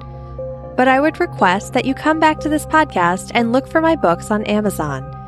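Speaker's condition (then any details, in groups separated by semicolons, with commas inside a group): No condition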